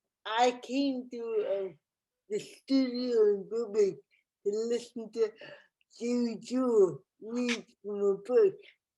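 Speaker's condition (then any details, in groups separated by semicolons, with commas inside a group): Cerebral palsy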